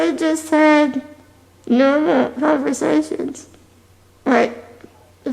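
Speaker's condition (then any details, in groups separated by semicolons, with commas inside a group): Spinal muscular atrophy type 2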